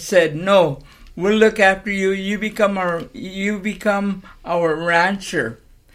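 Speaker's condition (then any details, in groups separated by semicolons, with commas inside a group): Cerebral palsy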